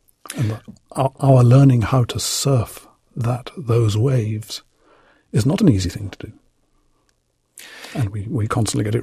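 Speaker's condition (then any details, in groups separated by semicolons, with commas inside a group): No condition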